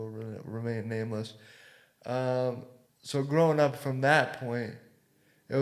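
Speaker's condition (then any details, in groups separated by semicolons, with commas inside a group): Cerebral palsy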